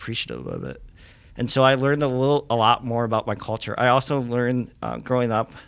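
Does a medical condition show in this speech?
Yes: cleft lip and palate; congenital, present from birth in South Korea.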